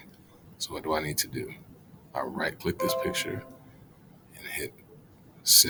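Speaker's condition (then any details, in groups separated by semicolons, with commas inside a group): No condition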